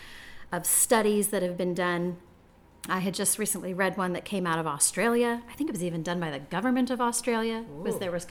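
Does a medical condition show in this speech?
No.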